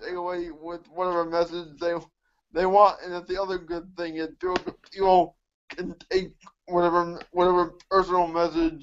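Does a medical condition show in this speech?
Yes: cerebral palsy; mixed quadriplegia.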